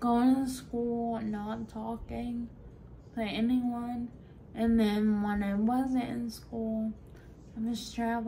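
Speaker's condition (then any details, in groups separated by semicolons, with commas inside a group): Friedreich's ataxia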